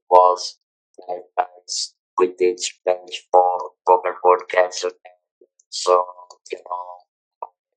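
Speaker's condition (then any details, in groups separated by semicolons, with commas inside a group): Throat cancer, electrolarynx user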